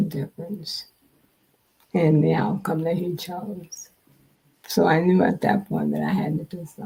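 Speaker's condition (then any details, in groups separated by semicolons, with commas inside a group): Multiple sclerosis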